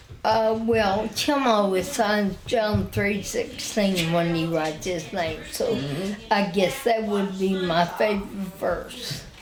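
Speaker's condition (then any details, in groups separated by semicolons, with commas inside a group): Spinal ataxia; wheelchair user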